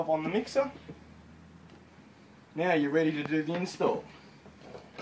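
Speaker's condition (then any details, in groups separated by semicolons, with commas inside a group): No condition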